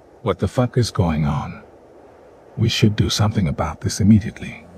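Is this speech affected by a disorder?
No.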